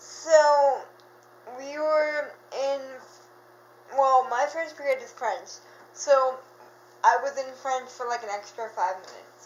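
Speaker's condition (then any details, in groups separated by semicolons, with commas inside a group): Cerebral palsy, dystonic hemiplegia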